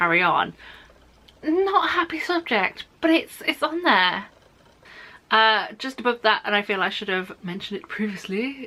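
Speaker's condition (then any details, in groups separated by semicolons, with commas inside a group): No condition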